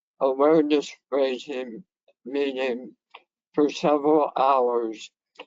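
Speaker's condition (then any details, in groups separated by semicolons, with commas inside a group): Head and neck cancer; cancer survivor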